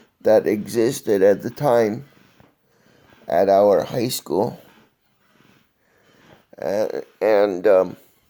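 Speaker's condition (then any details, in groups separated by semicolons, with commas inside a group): Cerebral palsy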